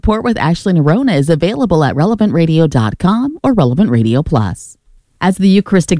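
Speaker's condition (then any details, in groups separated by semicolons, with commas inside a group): No condition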